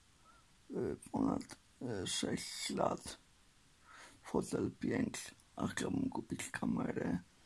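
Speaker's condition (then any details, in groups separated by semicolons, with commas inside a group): Cerebral palsy; uses wheelchair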